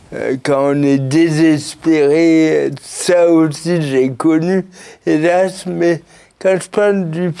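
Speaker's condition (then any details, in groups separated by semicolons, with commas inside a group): Cerebral palsy; since birth, birth injury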